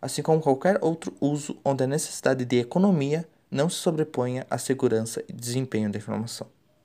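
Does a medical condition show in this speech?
No.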